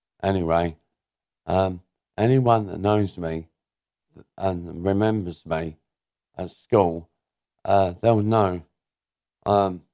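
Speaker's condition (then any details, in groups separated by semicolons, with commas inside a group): Cerebral palsy; diagnosed as baby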